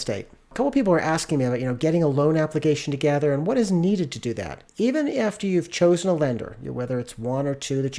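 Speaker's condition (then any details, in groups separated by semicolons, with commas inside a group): No condition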